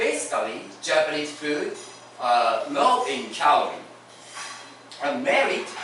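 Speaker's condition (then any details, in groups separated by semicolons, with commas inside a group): No condition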